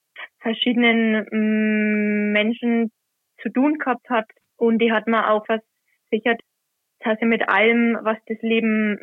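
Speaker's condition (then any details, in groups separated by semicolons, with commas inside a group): Stuttering; covert stuttering, first consciously noticed around age 10, hidden until age 21; reading aloud not stutter-free, anticipates hard words, formerly hid stutter with filler words and word swapping; blocks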